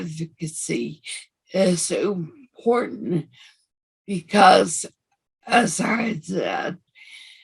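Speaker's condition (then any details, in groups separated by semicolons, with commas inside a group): Severe anoxic brain injury; severe, wheelchair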